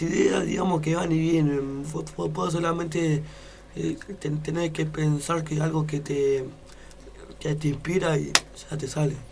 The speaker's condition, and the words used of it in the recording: Stuttering. Que yo me pongo que nervioso al hablar y cuando me pongo aquí nervioso que me tartamudeo y se burlan de mí, ¿viste?